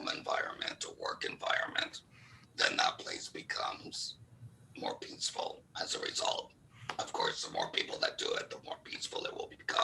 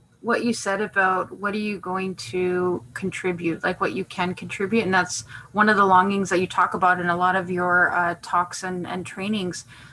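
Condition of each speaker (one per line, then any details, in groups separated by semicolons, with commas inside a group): Laryngectomy; no speech for months after operation, needs one hand to speak
No condition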